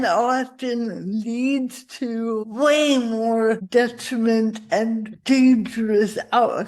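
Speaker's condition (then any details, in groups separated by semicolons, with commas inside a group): Cerebral palsy, spastic; most obviously affects speech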